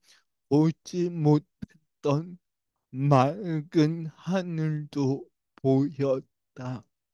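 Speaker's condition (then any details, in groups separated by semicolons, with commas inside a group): Brain lesion disability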